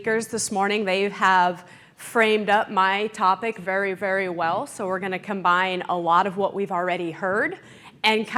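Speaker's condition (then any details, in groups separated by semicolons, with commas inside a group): No condition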